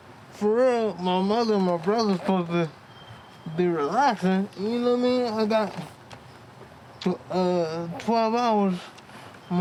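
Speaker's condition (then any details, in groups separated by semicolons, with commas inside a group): Cerebral palsy, spastic quadriplegic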